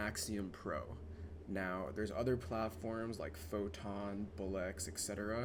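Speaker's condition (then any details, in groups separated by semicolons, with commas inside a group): No condition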